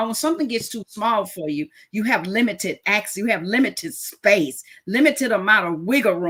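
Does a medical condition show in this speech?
No.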